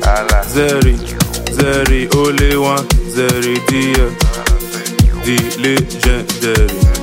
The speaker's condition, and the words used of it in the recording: No condition.